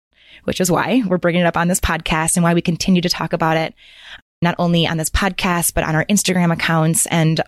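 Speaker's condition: No condition

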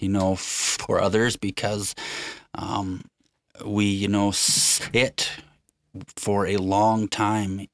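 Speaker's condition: Stutter; long-standing, long tried to hide it; sound and word repetitions, repeated fillers uh, hesitations and restarts; prolonged sounds

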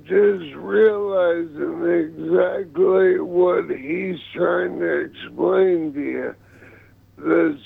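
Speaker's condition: ALS; ALS diagnosed about a year ago, expects to die soon, upcoming weeks at Cleveland Clinic; speech noticeably affected by ALS, still able to talk on phone

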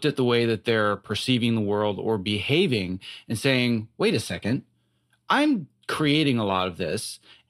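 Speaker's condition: No condition

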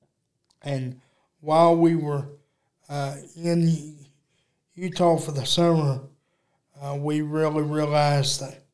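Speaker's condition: Cerebral palsy; unable to walk

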